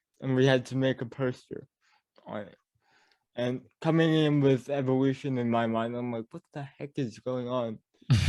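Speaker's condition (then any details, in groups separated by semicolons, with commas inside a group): Cerebral palsy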